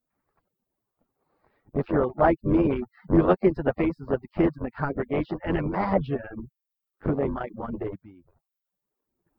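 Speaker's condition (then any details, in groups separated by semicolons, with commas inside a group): No condition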